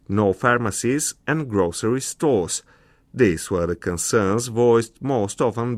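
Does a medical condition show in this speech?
No.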